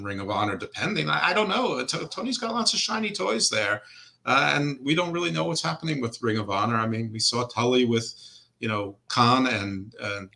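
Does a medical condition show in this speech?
No.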